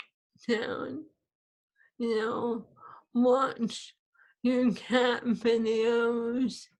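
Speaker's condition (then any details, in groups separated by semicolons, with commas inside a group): ALS; voice changed, singing helps speech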